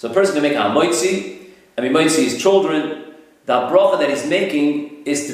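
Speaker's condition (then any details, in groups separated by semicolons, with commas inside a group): No condition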